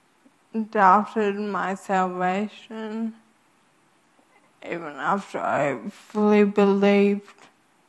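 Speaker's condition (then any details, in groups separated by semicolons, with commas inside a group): Friedreich's ataxia; cannot speak if quiet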